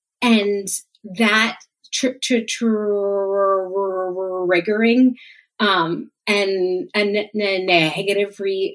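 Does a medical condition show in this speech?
Yes: stuttering; stuttering since childhood, less physically hard over time, frequency unchanged or higher at times; occasionally gets really stuck, particularly hard blocks, mostly less physical effort, stuttering amount unchanged; here repeated sounds, repeated words, blocks.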